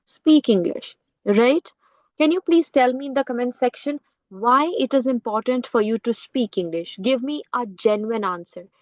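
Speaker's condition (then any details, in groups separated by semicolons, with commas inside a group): No condition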